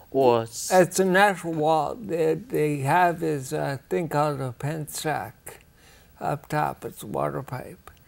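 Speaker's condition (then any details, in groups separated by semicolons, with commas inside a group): Ataxia; rare, progressive; diagnosed mid-twenties, about 18 years, near wheelchair need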